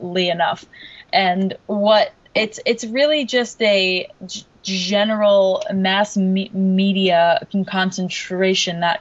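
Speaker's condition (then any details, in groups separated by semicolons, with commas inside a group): Stuttering; onset second or third grade, formerly covert, therapy at 15, American Institute for Stuttering, New York; still stutters a good amount, ongoing sessions at American Institute for Stuttering, not practising tools recently; Stuttering modification, prolongations, easy onsets, pullouts, voluntary Stuttering, breathing format, slowing speech greatly reduces Stuttering; repeated words, prolonged sounds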